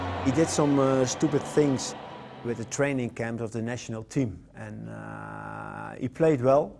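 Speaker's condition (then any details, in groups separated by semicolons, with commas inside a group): No condition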